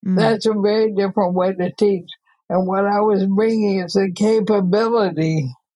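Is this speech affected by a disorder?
Yes: ALS; gets out of breath easily.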